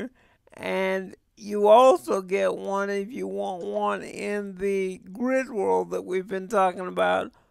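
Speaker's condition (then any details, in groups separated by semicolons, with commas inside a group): Cerebral palsy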